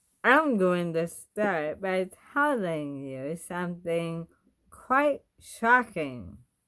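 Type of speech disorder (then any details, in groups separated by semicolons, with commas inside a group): Bulbar dysarthria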